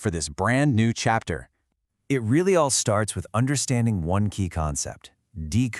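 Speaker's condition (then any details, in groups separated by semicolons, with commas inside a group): No condition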